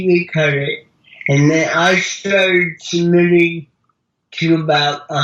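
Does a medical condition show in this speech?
Yes: cerebral palsy; mild speech impediment.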